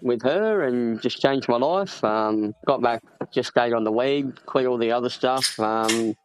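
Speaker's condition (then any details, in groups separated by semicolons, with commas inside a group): Cleft palate; congenital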